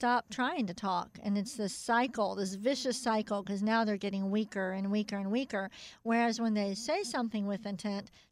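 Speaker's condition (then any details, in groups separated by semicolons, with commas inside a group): Cleft palate; must concentrate to make speech clear enough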